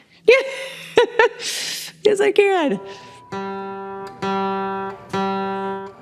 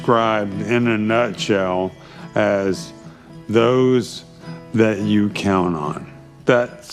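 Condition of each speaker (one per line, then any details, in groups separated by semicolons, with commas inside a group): No condition
ALS; onset with falls and right hand weakness; diagnosed two and a half years ago; may lose speech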